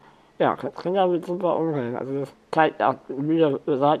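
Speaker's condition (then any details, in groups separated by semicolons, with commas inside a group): Spinal muscular atrophy; neuromuscular disease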